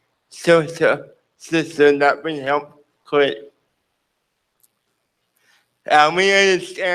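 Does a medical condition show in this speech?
Yes: cerebral palsy.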